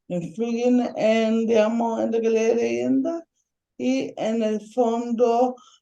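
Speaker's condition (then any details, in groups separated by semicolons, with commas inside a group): Ataxic cerebral palsy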